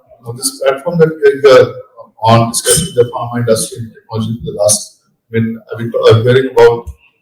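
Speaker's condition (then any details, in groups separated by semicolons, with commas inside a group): No condition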